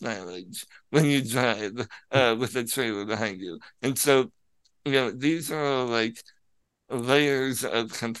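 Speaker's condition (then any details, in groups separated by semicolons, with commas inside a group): Spinal muscular atrophy; can be a little difficult to understand at times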